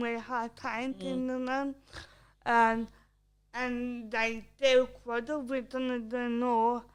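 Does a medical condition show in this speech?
Yes: cerebral palsy.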